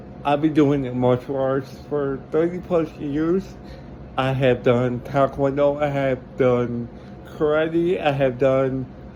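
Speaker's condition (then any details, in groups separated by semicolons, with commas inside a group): Cerebral palsy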